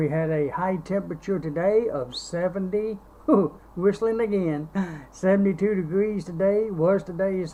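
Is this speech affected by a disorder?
No.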